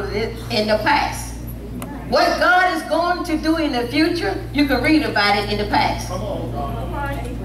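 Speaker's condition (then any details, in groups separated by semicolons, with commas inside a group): No condition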